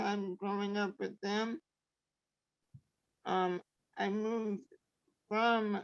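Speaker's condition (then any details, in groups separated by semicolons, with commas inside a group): Traumatic brain injury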